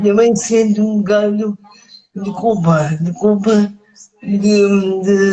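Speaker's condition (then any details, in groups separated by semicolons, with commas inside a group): Cerebral palsy; speech affected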